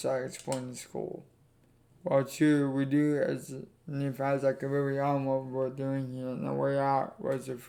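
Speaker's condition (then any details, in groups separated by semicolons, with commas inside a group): Cerebral palsy; affects legs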